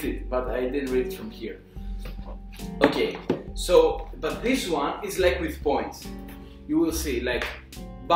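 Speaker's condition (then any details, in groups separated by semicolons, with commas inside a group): No condition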